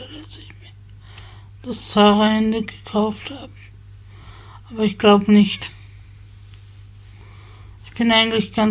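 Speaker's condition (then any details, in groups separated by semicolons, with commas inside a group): Spasticity from birth; multiple sclerosis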